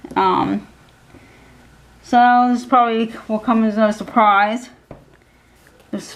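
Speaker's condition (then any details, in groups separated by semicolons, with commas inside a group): Cerebral palsy; physical handicap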